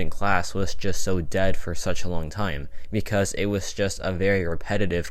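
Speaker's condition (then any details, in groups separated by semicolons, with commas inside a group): No condition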